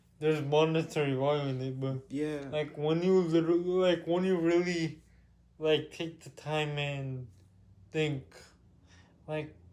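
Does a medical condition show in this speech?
Yes: cerebral palsy; with developmental delay.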